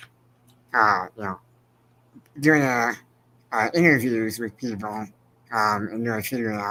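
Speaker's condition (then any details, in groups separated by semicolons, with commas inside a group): Spinal muscular atrophy; progressive, wheelchair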